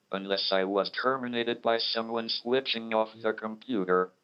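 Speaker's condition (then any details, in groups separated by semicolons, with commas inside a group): Motor neuron disease, speech-generating device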